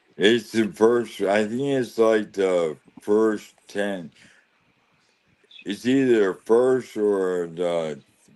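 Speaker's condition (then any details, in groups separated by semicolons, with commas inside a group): ALS; losing ability to talk and swallow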